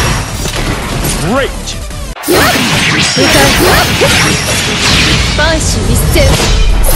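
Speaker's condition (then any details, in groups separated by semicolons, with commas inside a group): No condition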